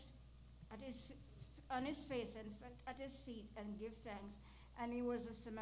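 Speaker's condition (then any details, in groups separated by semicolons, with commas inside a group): No condition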